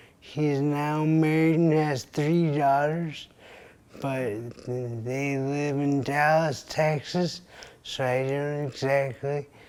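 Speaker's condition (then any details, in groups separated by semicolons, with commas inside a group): Traumatic brain injury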